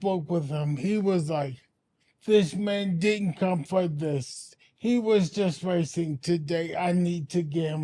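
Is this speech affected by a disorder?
Yes: anoxic brain injury.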